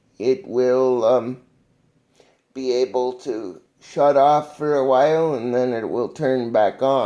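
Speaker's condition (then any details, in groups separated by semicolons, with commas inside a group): Cerebral palsy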